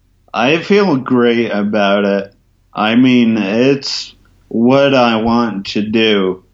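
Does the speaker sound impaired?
Yes: ataxia from traumatic brain injury; tracheotomy avoided.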